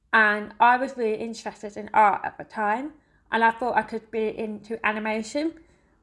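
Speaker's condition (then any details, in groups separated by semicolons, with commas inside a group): Deafness; hears song beat and singing but not words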